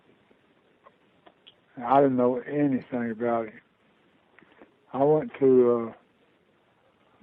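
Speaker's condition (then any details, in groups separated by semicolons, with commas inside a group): Parkinson's disease; diagnosed about two years ago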